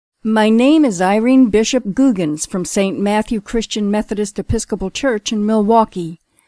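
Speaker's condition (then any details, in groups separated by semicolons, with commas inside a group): No condition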